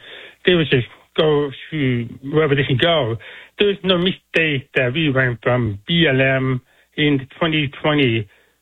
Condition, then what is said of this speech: Deafness. I would just like your audience to know that I am deaf. So I speak with a deaf accent so that way they can just know what that is.